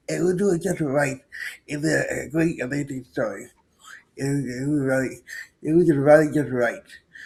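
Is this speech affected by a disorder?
Yes: cerebral palsy.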